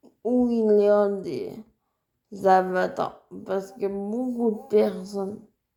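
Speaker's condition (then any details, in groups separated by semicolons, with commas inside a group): Cerebral palsy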